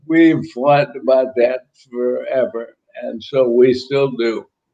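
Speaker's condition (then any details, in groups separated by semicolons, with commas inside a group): ALS; about a year since diagnosis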